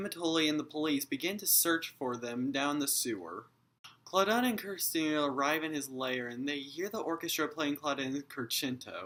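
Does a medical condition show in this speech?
No.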